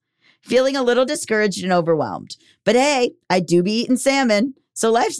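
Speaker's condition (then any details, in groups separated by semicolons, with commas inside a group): No condition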